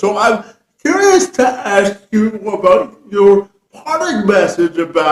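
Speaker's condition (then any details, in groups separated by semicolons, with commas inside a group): Cerebral palsy; from birth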